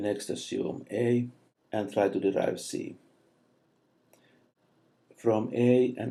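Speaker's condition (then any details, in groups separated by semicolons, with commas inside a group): No condition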